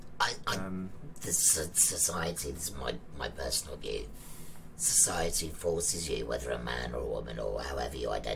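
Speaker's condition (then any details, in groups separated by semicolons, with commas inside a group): Laryngectomy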